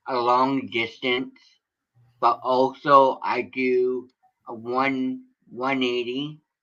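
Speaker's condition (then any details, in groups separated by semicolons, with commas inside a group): Cerebral palsy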